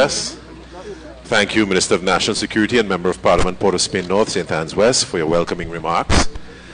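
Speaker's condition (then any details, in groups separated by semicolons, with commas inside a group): No condition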